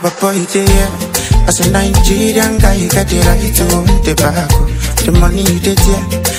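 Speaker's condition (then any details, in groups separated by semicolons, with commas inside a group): No condition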